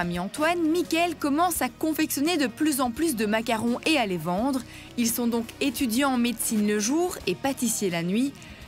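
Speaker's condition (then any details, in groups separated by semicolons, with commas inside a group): No condition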